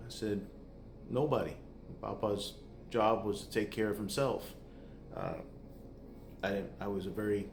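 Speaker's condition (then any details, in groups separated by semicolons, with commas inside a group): No condition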